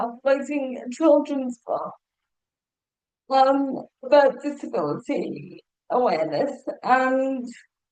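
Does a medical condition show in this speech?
Yes: cerebral palsy.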